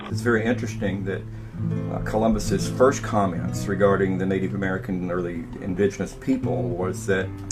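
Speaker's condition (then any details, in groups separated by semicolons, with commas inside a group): No condition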